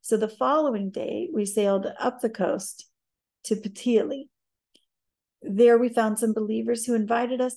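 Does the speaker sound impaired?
No.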